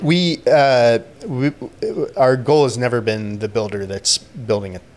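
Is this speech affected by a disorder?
No.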